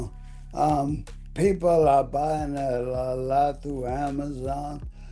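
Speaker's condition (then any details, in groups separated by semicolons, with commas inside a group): ALS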